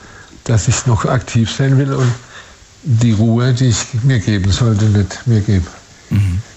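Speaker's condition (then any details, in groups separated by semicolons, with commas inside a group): Parkinson's disease, early onset; onset age 40, first symptom arm not swinging while walking, diagnosed by neurologist via medication response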